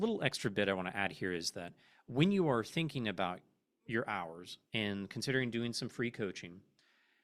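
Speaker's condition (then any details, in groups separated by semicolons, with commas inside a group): No condition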